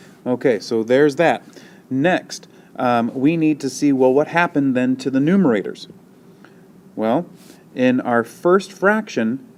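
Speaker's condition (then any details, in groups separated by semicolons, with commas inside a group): No condition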